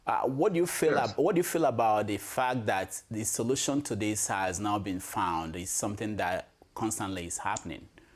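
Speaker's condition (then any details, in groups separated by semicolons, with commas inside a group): No condition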